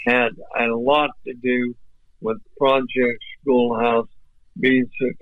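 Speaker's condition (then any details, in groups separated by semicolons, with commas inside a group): ALS; voice off but clear and understandable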